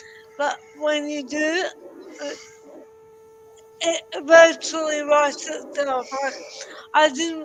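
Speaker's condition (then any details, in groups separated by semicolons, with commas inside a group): Cerebral palsy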